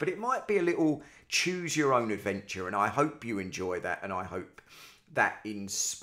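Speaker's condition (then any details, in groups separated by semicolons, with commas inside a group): No condition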